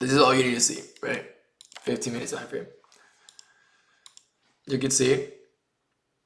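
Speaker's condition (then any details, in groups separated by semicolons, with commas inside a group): No condition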